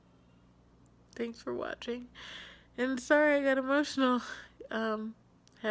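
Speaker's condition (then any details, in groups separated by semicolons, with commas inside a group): Cerebral palsy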